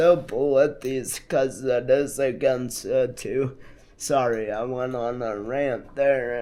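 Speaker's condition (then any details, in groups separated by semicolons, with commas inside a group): Multiple sclerosis; affects hands and left arm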